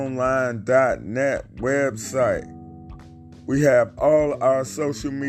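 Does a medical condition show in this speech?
No.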